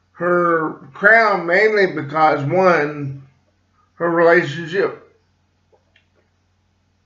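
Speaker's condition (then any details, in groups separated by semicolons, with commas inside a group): Cerebral palsy; slight speech impediment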